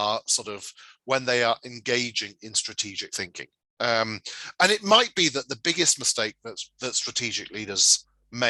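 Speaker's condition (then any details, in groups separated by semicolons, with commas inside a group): No condition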